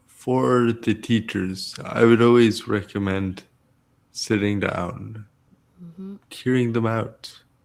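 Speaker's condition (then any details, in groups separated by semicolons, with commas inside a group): Cerebral palsy; present from birth; manual wheelchair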